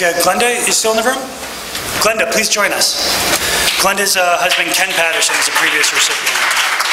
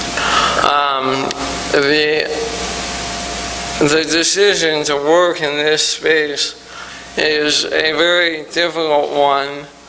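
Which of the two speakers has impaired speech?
The second: ALS; recently diagnosed.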